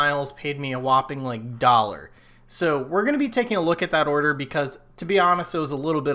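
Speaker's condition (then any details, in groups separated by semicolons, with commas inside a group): No condition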